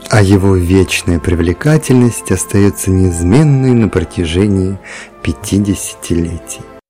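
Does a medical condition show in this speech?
No.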